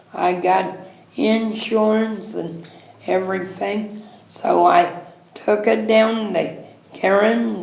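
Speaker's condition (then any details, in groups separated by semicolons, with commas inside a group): Cerebral palsy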